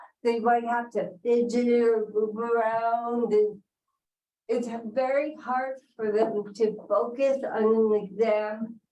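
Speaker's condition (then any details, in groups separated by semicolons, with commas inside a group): Cerebral palsy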